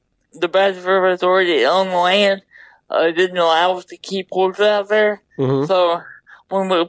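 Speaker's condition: Double hemiplegia cerebral palsy

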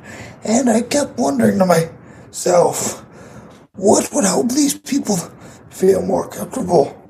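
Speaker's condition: Cerebral palsy; condition audible in voice

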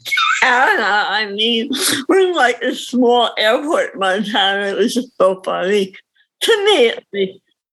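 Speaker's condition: Cerebral palsy; reading disability

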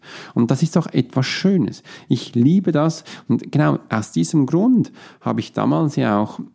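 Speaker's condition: No condition

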